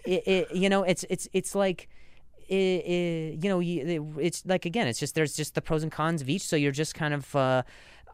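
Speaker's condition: Stutter; years of speech therapy with teacher Naomi including during quarantine, TMJ; ongoing speech therapy with Naomi linking emotions and speech; known words sometimes not coming out, worse under pressure or attention, shoulder and jaw tension; repeated sounds, repeated words

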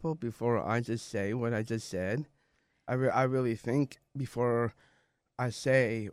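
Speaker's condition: Down syndrome

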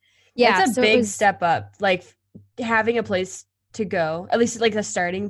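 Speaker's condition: No condition

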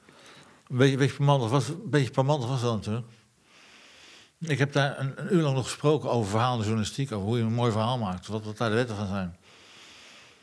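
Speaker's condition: Parkinson's disease; already ill before diagnosis

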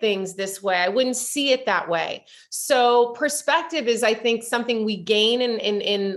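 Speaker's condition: No condition

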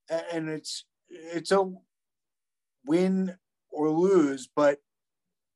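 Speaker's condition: Aphasia; aphasia after an accident, persistent, not expected to go away; words often don't come out when trying to speak

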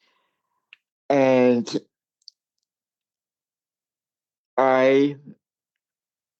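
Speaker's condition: Cerebral palsy; speech impairment

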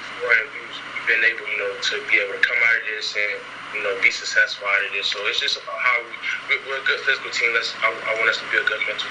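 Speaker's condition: No condition

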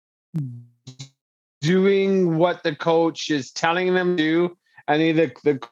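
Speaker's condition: No condition

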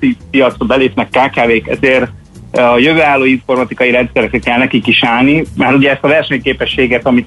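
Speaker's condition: No condition

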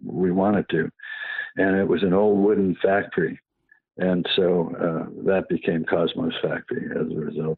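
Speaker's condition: Parkinson's; past cancer

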